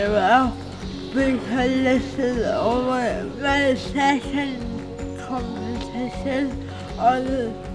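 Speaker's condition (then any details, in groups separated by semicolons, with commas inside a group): Cerebral palsy; unable to walk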